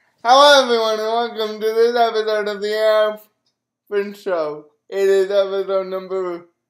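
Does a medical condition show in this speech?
Yes: cerebral palsy.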